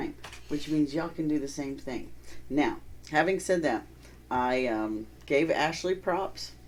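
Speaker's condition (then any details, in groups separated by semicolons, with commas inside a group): No condition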